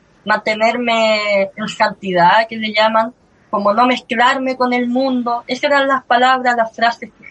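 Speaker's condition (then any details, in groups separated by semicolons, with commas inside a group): Cleft lip and palate; since early childhood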